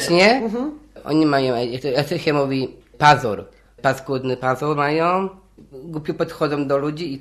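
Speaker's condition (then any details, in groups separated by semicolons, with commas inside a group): Down syndrome; turning 28 this year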